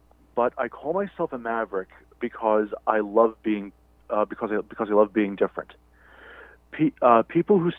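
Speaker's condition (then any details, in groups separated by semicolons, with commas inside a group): Stutter; stutter since birth, childhood trouble talking, bullied and teased in school for it; still stutters, loves to talk; repeated sounds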